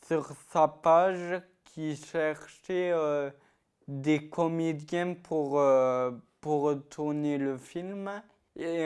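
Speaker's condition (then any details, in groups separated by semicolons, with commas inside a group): Ataxia-telangiectasia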